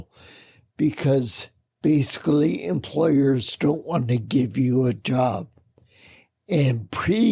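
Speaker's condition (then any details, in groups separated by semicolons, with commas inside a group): Spinocerebellar ataxia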